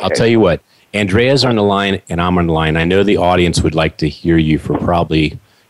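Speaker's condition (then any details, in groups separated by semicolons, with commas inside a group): No condition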